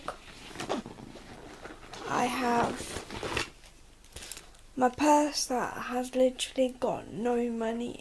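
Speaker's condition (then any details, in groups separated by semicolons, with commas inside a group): Cerebral palsy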